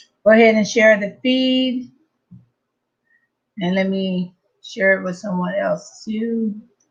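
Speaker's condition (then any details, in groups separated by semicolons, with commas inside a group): No condition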